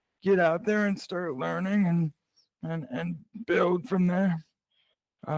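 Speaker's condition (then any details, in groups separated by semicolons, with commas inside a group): Cerebral palsy; present from birth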